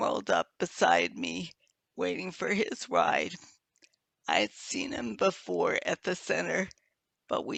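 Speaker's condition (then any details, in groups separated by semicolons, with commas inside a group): Multiple sclerosis; quadriplegic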